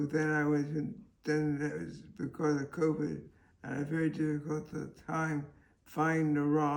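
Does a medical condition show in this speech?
Yes: multiple system atrophy; cerebellar type, balance, coordination, walking affected; several years since diagnosis, daily speech therapy, no medication; slurred, weak vocal cords, tongue, lips, poor swallowing, excess saliva.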